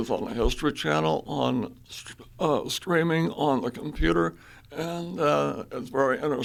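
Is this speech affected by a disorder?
Yes: spasmodic dysphonia; involuntary laryngeal muscle spasms, cause unknown; about 15 years since onset, botox into vocal cords six-monthly; voice breaks, strained, strangled, breathy after botox, tightens before injection.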